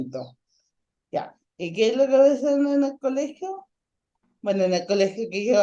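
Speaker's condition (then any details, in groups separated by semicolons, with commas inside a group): Ataxic cerebral palsy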